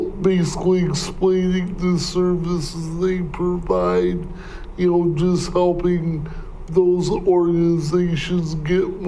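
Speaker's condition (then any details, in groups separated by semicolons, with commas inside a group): Cerebral palsy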